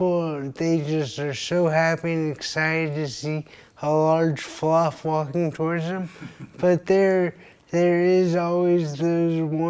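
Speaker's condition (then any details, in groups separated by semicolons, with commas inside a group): Traumatic brain injury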